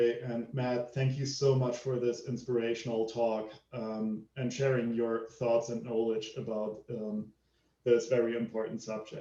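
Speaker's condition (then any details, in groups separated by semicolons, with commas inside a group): No condition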